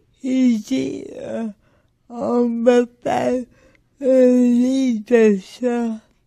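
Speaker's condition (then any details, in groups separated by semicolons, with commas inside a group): Cerebral palsy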